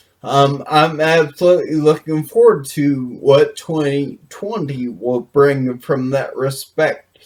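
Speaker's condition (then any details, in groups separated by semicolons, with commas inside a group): Brain injury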